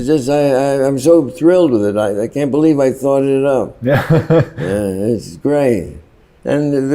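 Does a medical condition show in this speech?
Yes: Parkinson's; worsening, often debilitating.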